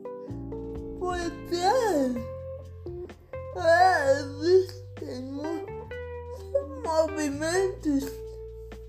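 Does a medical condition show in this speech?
Yes: cerebral palsy; motor cerebral palsy sequelae, cause unclear; speech difficulty due to sequelae, lines also given in written podcast description for listeners.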